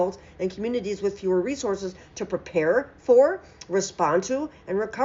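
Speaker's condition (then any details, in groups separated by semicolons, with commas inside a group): No condition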